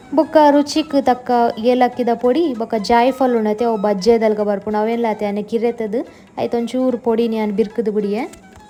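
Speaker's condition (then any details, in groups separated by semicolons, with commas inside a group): No condition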